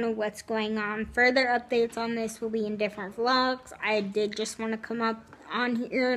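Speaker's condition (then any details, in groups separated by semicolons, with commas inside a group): Spastic quadriplegic cerebral palsy; has speech despite expectations otherwise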